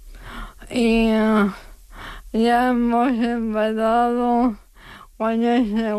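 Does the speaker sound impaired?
Yes: ALS; diagnosed at about age 35.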